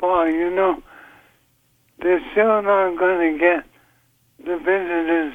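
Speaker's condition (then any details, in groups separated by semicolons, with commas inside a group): ALS; voice getting softer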